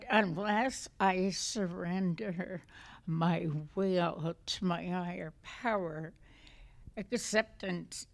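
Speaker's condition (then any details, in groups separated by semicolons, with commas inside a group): Essential tremor; essential tremor affecting voice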